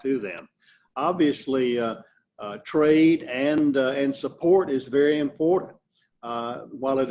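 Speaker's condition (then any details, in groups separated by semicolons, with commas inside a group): No condition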